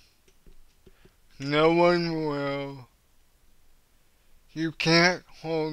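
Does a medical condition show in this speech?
Yes: cerebral palsy; cannot walk, uses wheelchair.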